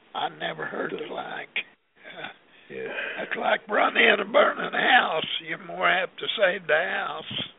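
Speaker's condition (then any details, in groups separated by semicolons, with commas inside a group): Parkinson's disease; long-standing, tremor, trouble with fine hand work as watchmaker, hard to eat; shivering, shaking at time of recording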